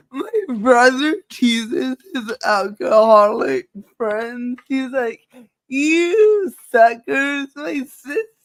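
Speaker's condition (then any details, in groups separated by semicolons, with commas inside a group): Cerebral palsy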